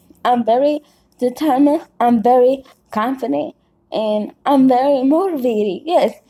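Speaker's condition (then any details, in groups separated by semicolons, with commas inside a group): Cerebral palsy; caused by birth stroke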